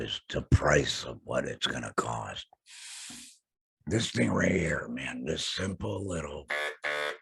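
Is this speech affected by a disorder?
Yes: laryngectomy.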